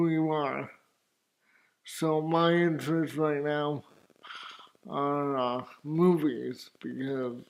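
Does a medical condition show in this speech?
Yes: cerebral palsy.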